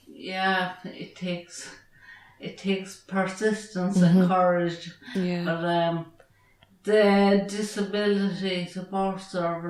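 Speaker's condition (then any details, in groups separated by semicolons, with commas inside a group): Traumatic brain injury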